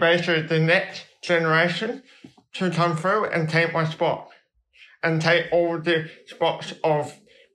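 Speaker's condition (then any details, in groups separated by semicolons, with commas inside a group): Cerebral palsy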